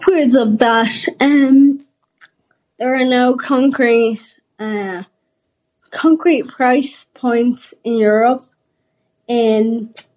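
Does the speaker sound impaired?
Yes: Friedreich's ataxia; diagnosed at age 13, rare progressive neuromuscular condition, nerve damage and muscle weakness; not yet on omaveloxolone (Skyclarys), awaiting HSE reimbursement decision.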